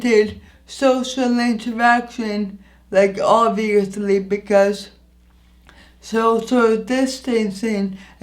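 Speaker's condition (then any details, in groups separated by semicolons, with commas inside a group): Anoxic brain injury; injury affects voice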